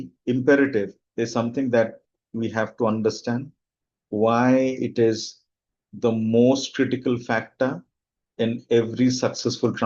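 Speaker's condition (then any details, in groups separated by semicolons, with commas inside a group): No condition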